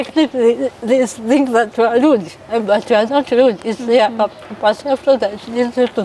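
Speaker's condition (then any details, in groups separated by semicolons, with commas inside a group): Cerebral palsy; from birth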